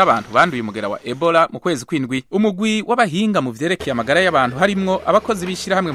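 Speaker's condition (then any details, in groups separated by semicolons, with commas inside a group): No condition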